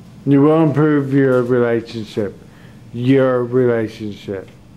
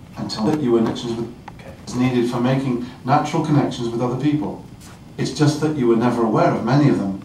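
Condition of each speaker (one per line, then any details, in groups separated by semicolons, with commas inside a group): Traumatic brain injury
No condition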